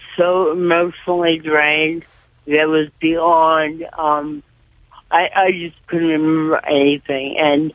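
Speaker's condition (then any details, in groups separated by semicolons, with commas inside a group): Cerebral palsy; severe cerebral palsy from birth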